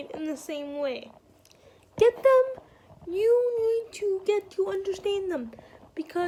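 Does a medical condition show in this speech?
Yes: cerebral palsy; spastic, uses wheelchair.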